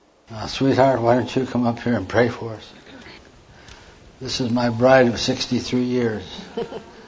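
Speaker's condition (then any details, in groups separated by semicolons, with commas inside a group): Parkinson's; hand tremor during talk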